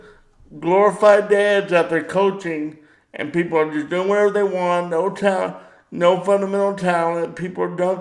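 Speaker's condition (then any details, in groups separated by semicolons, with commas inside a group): Cerebral palsy; power wheelchair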